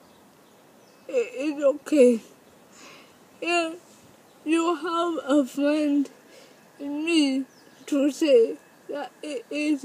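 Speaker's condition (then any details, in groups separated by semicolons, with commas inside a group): Cerebral palsy; birth oxygen deprivation; diagnosed at 9 months, about 18 years since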